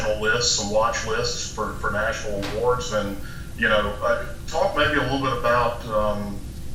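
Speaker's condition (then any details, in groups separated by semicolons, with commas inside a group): No condition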